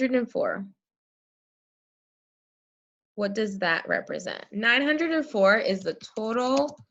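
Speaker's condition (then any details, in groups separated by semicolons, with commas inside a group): No condition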